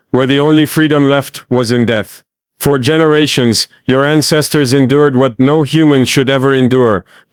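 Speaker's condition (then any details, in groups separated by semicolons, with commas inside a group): No condition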